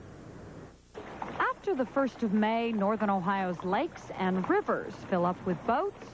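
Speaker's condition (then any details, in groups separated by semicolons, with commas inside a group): No condition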